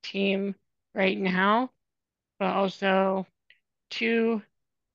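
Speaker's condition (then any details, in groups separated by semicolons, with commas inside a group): Spinal muscular atrophy; from birth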